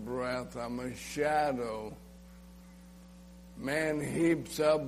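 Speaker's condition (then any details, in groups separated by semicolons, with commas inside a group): ALS; spitting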